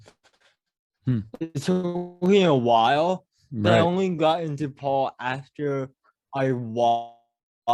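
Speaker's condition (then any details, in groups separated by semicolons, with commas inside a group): Cerebral palsy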